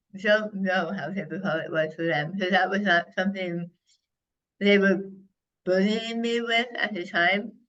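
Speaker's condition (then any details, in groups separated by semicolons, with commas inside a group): Head and neck cancer; over half tongue removed and reconstructed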